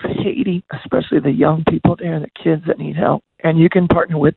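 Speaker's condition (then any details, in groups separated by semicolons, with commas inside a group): Voice disorder; progressive voice disorder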